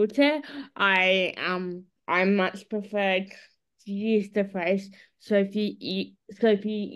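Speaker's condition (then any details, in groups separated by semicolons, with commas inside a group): Cerebral palsy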